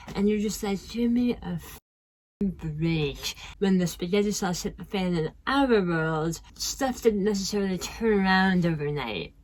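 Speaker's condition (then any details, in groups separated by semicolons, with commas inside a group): Tongue cancer; speech impediment, drinks shakes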